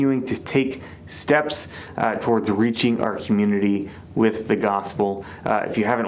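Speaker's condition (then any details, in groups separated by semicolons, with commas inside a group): No condition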